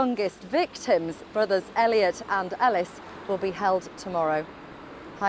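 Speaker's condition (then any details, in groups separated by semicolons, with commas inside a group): No condition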